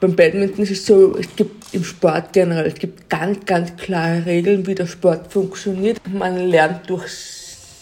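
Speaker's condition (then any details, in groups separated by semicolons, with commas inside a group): Deafness; sign language learned only from age 17; learned to speak over time despite deafness, used sign language interpreter in earlier interview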